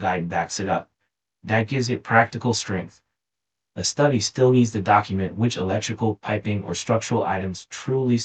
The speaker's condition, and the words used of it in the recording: None; typical speech.